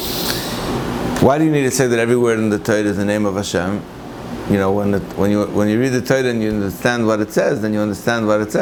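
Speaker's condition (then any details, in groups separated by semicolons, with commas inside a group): No condition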